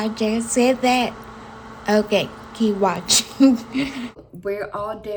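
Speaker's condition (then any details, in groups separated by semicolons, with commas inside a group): Traumatic brain injury; could not push out sound, ongoing speech muscle strengthening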